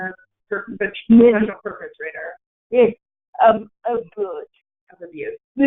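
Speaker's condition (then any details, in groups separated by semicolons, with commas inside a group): Cerebral palsy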